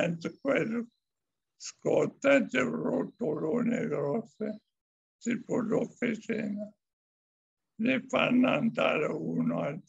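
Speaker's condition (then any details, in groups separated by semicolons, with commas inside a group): Amyotrophic lateral sclerosis; six years since onset, tried wheelchair; still speaks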